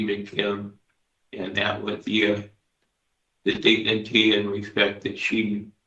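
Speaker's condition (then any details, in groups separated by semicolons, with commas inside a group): Parkinson's disease; medication controls tremors, working less well this morning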